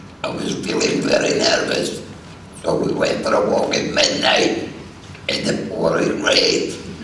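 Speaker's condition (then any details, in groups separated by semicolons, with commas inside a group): Voice box removed; laryngectomy, larynx removed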